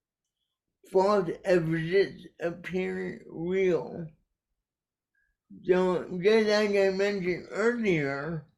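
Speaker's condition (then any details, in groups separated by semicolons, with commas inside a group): Cerebral palsy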